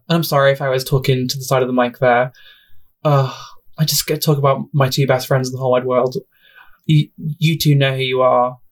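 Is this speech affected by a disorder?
Yes: stammer; stammer comes through during recording; stammer shows up while speaking; here repeated sounds.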